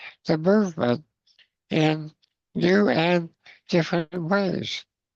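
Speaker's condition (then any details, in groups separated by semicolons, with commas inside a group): Spinal muscular atrophy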